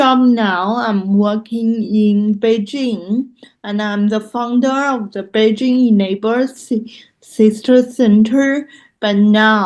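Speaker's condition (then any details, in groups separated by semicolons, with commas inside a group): Cerebral palsy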